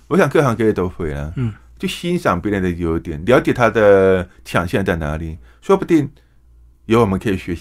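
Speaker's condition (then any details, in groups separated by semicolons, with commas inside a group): Hearing impairment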